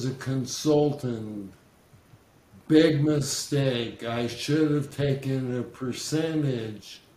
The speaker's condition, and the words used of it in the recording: ALS (motor neuron disease). I apologize in advance for my slurred speech but that's part of ALS.